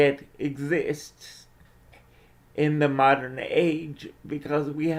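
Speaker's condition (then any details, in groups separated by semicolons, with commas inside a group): Cerebral palsy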